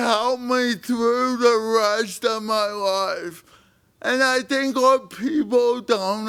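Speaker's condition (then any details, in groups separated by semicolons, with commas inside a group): Spastic cerebral palsy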